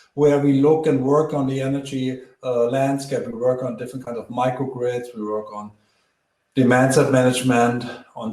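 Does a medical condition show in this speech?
No.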